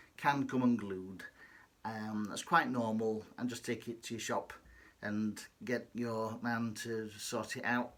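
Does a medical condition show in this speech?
No.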